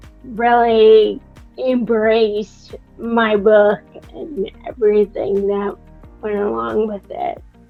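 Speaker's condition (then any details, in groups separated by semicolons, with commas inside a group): Friedreich's ataxia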